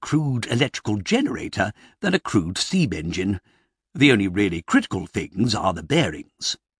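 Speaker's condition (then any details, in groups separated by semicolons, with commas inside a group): No condition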